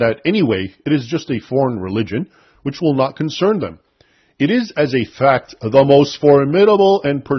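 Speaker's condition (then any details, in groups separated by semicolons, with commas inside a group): No condition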